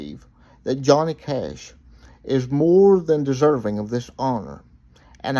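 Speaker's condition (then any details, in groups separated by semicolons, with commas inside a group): Cerebral palsy; uses wheelchair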